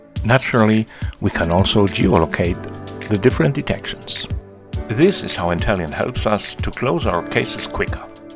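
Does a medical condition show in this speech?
No.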